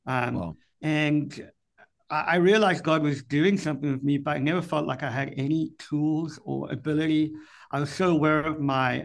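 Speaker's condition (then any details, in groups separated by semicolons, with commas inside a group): Cleft palate; congenital cleft palate, speech and hearing impaired since birth, difficult childhood development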